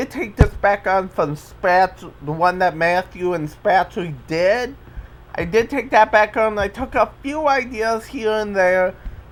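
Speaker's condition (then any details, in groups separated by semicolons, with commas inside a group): Cerebral palsy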